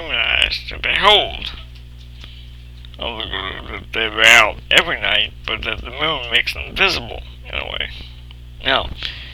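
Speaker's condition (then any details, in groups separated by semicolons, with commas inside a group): Cerebral palsy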